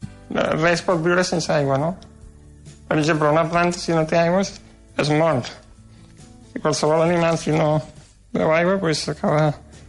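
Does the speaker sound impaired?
Yes: Duchenne muscular dystrophy; degenerative incurable form, progressive loss of strength, wheelchair user, age 25, lost ability to write; dictates instead of writing, colds or bronchitis cause suffocation crises treated with morphine.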